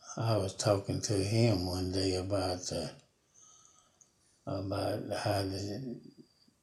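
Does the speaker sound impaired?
Yes: Parkinson's disease; Parkinson's for about 5 years, fallen 19 times in yard, never broken a bone.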